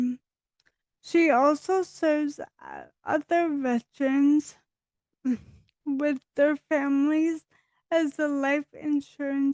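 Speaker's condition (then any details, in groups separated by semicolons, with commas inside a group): Dystonia; diagnosed age 10, now 33, on medication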